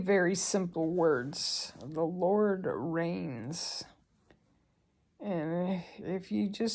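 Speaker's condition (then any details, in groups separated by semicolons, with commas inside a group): ALS; medication reduced after daytime sedation; breathing expected to worsen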